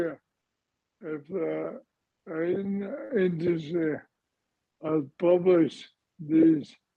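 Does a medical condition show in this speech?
Yes: ALS / motor neurone disease; terminal, whole body affected, muscle wastage.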